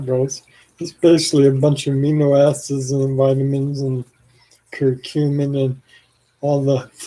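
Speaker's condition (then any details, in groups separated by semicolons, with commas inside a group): ALS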